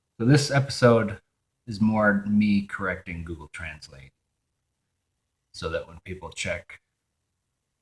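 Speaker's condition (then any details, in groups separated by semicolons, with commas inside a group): No condition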